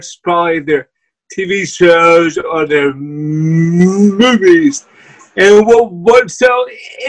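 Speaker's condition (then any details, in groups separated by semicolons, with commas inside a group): Cerebral palsy; voice and way of talking affected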